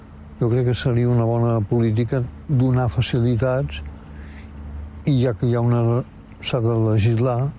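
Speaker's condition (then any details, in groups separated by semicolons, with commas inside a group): Parkinson's disease, mild; Parkinson's disease for about 15 years, progressive, fatal at 79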